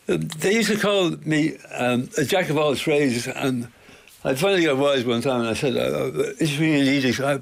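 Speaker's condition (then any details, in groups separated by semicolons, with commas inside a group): Parkinson's; about fifteen years since onset, hands worst affected, almost lost use of fingers; fingertips feel dead, typing and texting very hard, can still just about play piano; voice ties up sometimes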